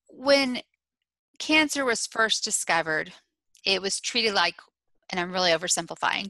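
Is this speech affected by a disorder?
No.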